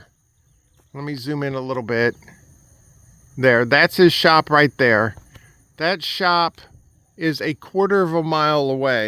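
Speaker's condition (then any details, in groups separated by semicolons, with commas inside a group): No condition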